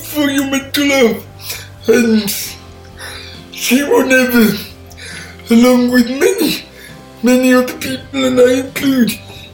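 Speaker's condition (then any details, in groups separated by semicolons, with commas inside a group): Cerebral palsy; speech impairment, takes listeners a while to catch on, listeners hesitant to ask for repeats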